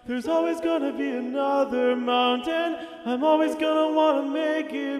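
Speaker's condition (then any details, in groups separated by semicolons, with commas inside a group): No condition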